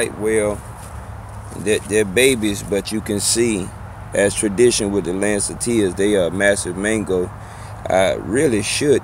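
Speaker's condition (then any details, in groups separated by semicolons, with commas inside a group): No condition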